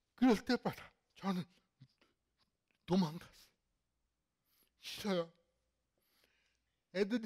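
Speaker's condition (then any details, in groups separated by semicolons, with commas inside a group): Cerebral palsy; diagnosed around age one, fairly severe in childhood; speech disability, speaks very slowly, hard to follow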